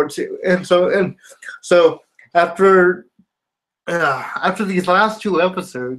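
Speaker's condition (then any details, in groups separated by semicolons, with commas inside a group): Spastic quadriplegia cerebral palsy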